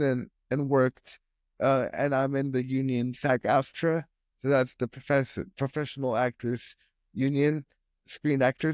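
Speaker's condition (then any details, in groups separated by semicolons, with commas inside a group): Spastic quadriplegic cerebral palsy; extreme stiffness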